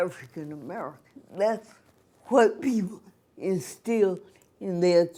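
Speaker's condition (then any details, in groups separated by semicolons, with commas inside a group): Cerebral palsy; from birth; can write with pencil; voice sounds different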